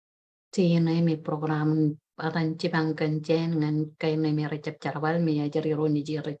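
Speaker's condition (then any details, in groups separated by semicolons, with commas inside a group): No condition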